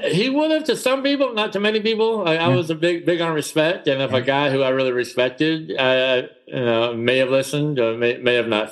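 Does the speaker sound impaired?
Yes: cleft palate; speech impediment in childhood, speech therapy after moving south, others mocked way of talking.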